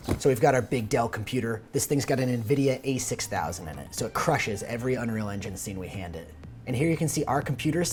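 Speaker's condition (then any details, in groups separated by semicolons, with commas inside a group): No condition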